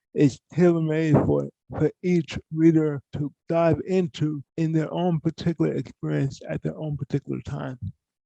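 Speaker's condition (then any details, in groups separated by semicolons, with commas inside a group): Cerebral palsy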